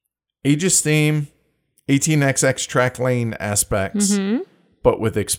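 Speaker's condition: No condition

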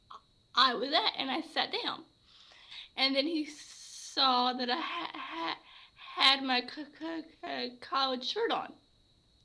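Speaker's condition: Stuttering; stuttered a lot while talking to coffee shop staff; repeated sounds, prolonged sounds, blocks

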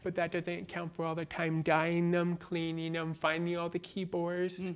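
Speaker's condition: Born deaf, cochlear implant

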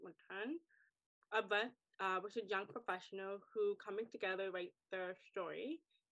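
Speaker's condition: Deafness, acquired deafness, wears hearing aids; speaks orally, mother pushed learning to speak

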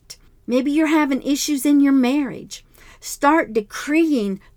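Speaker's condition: No condition

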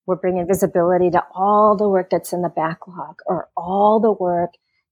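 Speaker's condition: No condition

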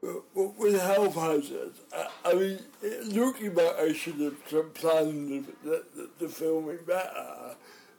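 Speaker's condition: Cerebral palsy

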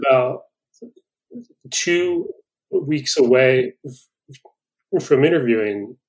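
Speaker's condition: Stuttering; lifelong, persisting into adulthood, long kept unspoken, now openly accepted; blocks

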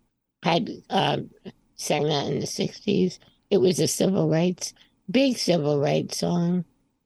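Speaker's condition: Spinal muscular atrophy type 2; congenital, born early 60s, wheelchair user, slightly progressive, found out in twenties, arms less mobile; on oral breakthrough medication rebuilding motor neurons; breathing, speaking and singing much stronger since medication, functions declining before it

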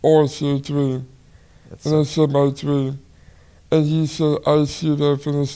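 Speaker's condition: Down syndrome; learns on a different

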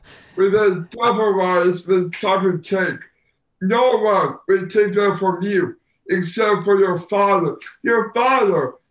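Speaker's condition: Down syndrome; low muscle tone, poor balance, slow reaction time, slow learning, four major ear surgeries around age 18

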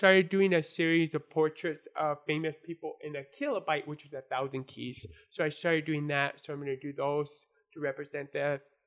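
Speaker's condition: Born deaf; congenital deafness from birth

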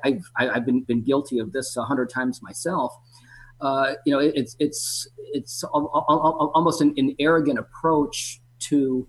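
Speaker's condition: Stuttering; does a fair amount of public speaking, rarely thinks about stuttering while doing so; repeated sounds, repeated words, prolonged sounds

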